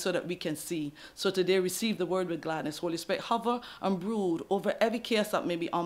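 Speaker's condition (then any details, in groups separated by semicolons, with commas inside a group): No condition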